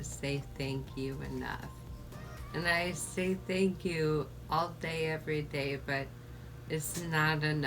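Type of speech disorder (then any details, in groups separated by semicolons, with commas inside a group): ALS, mild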